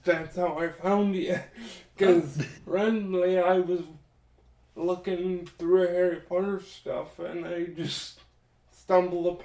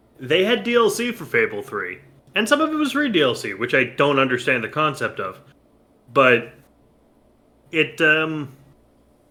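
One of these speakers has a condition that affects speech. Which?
The first: cerebral palsy; limbs affected.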